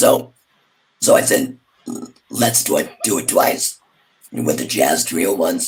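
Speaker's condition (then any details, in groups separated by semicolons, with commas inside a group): Laryngectomy; several years since surgery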